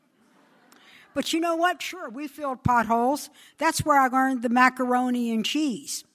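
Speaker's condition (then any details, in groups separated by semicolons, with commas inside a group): No condition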